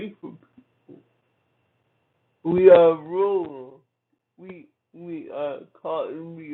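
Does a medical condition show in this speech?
Yes: cerebral palsy; from birth.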